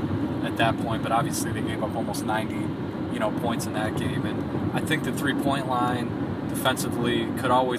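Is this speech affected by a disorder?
No.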